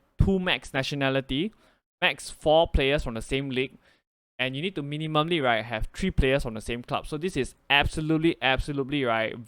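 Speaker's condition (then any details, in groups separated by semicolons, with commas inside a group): No condition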